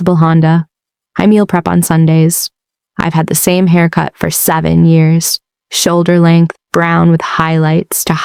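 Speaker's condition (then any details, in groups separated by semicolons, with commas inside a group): No condition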